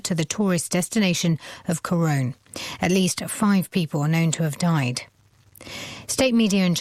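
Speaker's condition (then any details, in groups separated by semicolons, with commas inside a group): No condition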